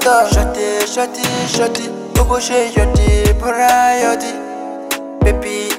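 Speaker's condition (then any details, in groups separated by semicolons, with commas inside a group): No condition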